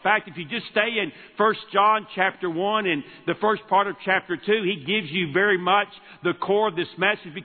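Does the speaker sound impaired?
No.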